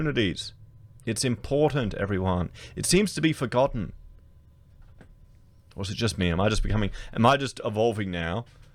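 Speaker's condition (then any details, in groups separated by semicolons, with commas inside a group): No condition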